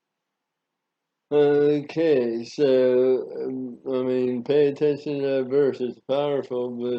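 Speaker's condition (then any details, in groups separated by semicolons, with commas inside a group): Parkinson's disease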